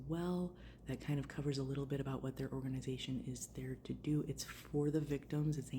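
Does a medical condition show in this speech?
No.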